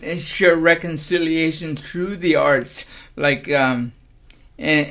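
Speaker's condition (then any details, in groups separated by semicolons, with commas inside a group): Cerebral palsy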